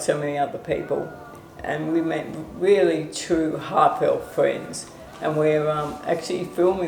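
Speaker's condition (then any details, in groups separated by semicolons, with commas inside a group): ALS/MND; onset foot drop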